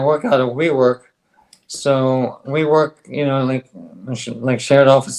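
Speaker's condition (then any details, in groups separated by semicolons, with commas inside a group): ALS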